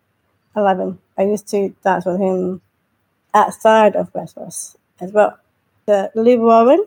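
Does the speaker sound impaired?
Yes: Down syndrome; intellectual disability.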